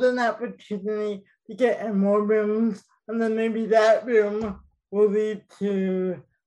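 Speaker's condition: Cerebral palsy, mild; speech mildly affected

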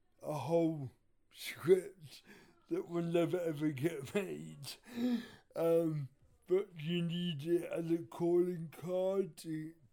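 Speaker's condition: Cerebral palsy; wheelchair user

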